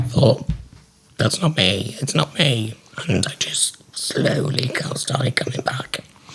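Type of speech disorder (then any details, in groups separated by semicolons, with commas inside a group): Speech with a voice prosthesis; laryngectomy after salivary cancer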